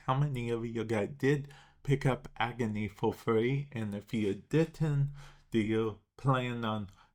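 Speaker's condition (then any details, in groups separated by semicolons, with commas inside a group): Cerebral palsy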